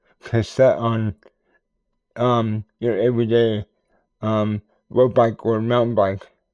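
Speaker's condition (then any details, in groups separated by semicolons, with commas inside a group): Cerebral palsy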